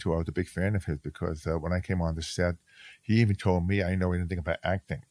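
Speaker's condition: Hearing loss; severe speech impediment as a child

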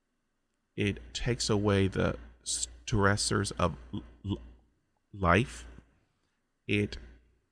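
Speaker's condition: Stuttering; stutter since childhood, 20 years speech therapy first on fluency, hypnosis, military hypnotherapist on mental health; prolonged sounds, blocks

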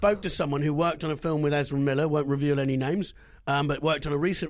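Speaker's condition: No condition

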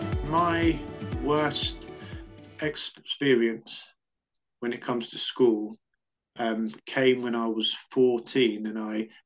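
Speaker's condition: Stammer; childhood stammer, first big incident around 9, speech therapy then, changed again in teenage years; stammered reading aloud at 7 or 8, feared stumbling and blocking at school, speaks on out-breath; prolonged sounds

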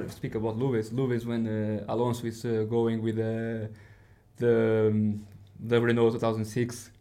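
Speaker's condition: No condition

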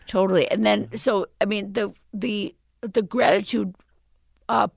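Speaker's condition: Vocal cord paralysis; permanent left vocal cord paralysis after near-fatal pneumonia, intubation, tracheostomy, feeding tube, over 2 years ago; current voice temporary after recent surgery, swallowing still hard

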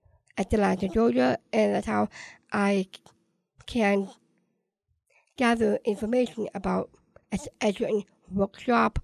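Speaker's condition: Down syndrome

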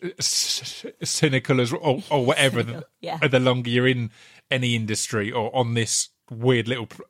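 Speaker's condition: Stammer; repeated sounds, prolonged sounds

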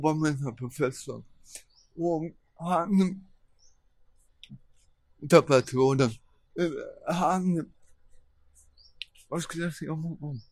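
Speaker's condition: Cerebral palsy; present from birth, caused by not breathing for first 45 minutes of life

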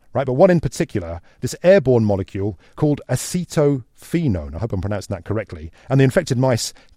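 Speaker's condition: No condition

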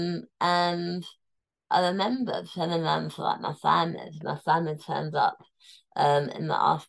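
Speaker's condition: Tongue cancer, near-total glossectomy; stage 4 tongue cancer, near-total tongue removal, 5 millimeters left, temporary tracheostomy, immunotherapy around surgery; cancer free, eats liquid and pureed foods

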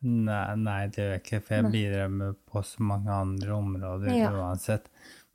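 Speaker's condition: ALS; uses breathing help, good and bad days, clenching and teeth grinding on bad days

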